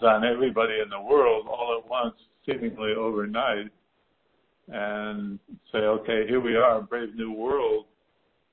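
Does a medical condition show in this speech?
Yes: Parkinson's disease; stem cell infusions in houston, infusions finished, assessment due in september; physical therapy, in-person Parkinson's discussion groups found helpful.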